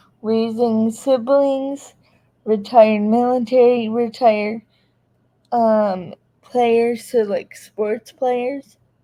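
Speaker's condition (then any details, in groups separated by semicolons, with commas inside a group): Cerebral palsy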